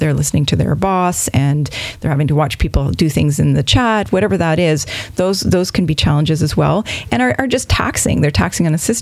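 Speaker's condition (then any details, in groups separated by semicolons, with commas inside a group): No condition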